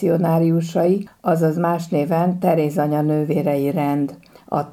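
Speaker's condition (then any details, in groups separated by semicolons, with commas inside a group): No condition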